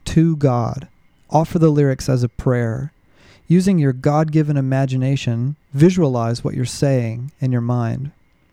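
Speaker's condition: No condition

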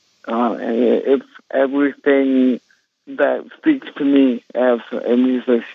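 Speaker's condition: Cerebral palsy; congenital

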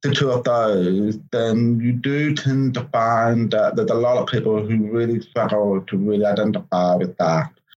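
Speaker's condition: Profound deafness; congenital, born deaf

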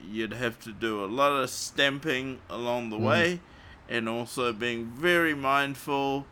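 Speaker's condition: Cerebral palsy; morphine not allowed after it

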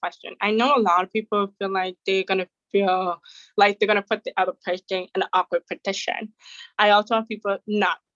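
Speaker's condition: Deafness; has a disability

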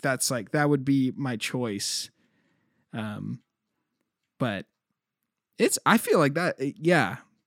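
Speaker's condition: No condition

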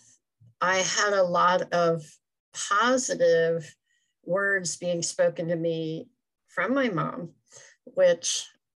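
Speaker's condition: Cleft palate, severe; breathing problems from birth, unable to be fed as infant

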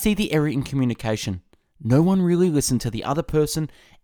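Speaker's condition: No condition

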